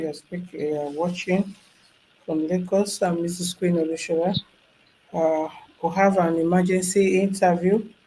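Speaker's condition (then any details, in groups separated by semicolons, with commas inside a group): No condition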